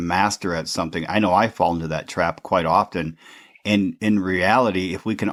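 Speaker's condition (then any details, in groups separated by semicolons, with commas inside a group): No condition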